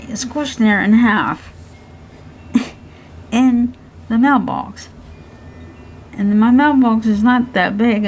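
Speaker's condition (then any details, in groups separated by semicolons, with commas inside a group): Cerebral palsy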